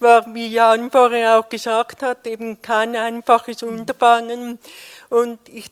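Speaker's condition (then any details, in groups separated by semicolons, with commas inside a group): Deafness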